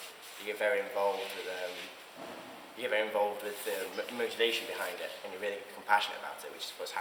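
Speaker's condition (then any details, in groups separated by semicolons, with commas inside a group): No condition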